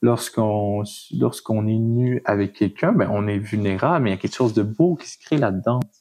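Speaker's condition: Stuttering; long hidden, since at least secondary school; hesitation in words, no stuttering when feeling good and confident, stutter audible in early podcast episodes; repeated words, prolonged sounds

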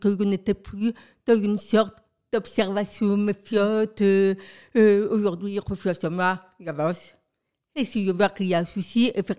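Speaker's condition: Profound deafness from birth, profound, congenital

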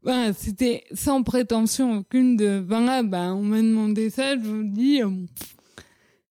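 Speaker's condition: Cerebral palsy; childhood speech

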